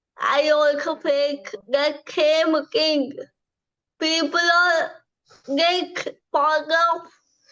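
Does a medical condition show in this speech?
Yes: cerebral palsy; from birth.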